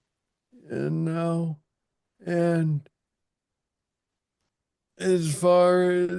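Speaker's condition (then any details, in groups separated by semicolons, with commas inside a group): Parkinson's disease; young onset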